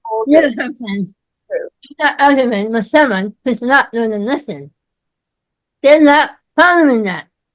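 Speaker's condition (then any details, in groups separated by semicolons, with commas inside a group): Myasthenia gravis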